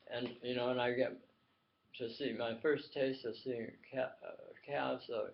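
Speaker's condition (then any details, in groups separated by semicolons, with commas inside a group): Tongue cancer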